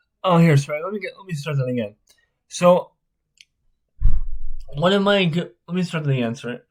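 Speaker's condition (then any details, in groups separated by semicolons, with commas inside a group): Spastic cerebral palsy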